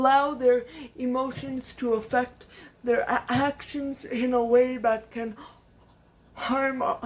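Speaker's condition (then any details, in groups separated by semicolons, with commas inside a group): Cerebral palsy, severe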